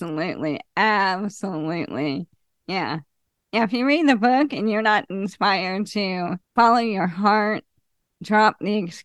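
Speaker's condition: ALS; still talking and advocating about 9 years after onset

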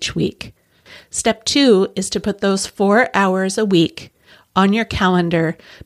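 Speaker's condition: No condition

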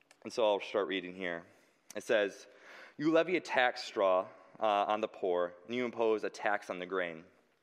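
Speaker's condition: No condition

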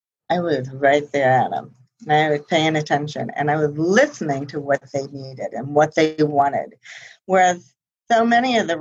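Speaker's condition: Profound hearing loss, congenital, high-frequency

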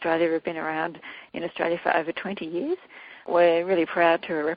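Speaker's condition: No condition

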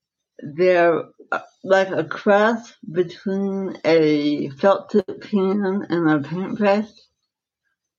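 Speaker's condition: Dystonia, secondary to encephalitis; slight speech impediment

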